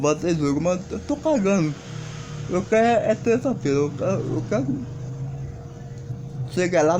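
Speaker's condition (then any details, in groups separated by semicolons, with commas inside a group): Cerebral palsy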